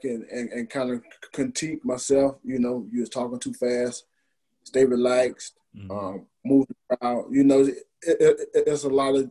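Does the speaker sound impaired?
Yes: stutter; developmental, from birth, therapy age 5 to 22, then two years at Northwestern after Bears draft; largely overcome, no effect on current life; as child stuttered within five or six words, now complete fluency for ninety-minute talks; here repeated sounds.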